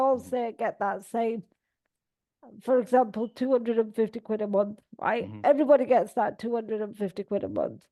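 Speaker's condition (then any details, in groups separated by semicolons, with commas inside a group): Cerebral palsy; all four limbs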